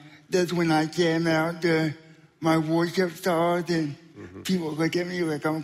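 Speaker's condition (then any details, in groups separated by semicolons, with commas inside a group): Spastic quadriplegic cerebral palsy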